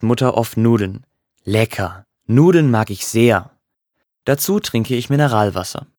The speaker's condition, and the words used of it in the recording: None; typical speech.